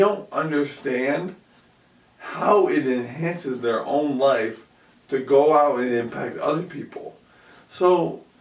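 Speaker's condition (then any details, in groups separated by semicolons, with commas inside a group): ALS; about 2 years since onset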